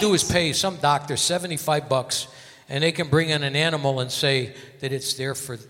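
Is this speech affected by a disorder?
No.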